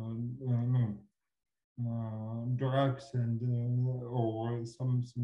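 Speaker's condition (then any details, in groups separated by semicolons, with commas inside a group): Cerebral palsy; from birth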